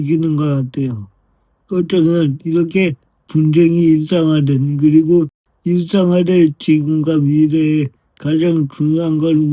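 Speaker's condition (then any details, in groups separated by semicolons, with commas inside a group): Brain lesion disability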